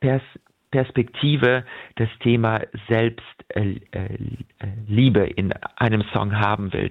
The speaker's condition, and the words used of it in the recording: Stuttering. Wenn man dich auf der Bühne erlebt, würde man es ja nie bemerken, aber du hattest oder hast ein Problem mit Stottern.